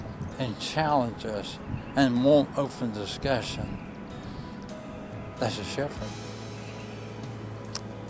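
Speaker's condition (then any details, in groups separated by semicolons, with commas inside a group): ALS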